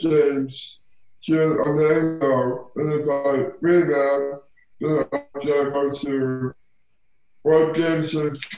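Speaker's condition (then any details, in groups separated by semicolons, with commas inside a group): Down syndrome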